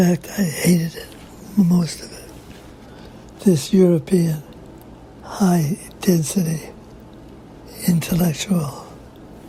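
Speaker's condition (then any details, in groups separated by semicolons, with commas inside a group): Parkinson's disease; lost voice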